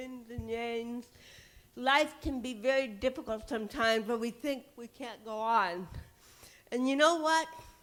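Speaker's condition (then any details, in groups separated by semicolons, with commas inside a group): Cerebral palsy; titanium neck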